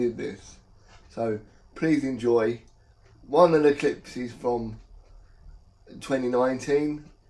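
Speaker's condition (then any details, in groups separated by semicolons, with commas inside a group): Cerebral palsy; cannot stand, performs seated; 29 years with condition; unusual voice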